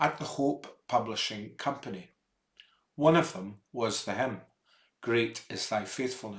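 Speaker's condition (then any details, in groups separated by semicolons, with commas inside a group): No condition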